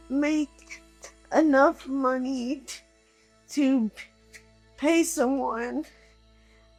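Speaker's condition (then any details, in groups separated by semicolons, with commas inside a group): Cerebral palsy, quadriplegic; quadriplegic, all four limbs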